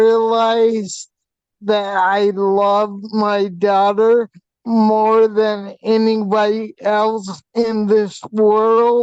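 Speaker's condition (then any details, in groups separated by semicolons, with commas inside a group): Hydrocephalus with shunt failure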